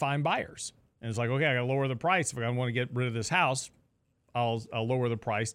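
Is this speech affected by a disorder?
No.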